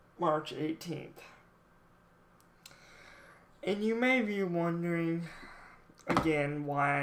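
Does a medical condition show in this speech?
Yes: cerebral palsy, mild.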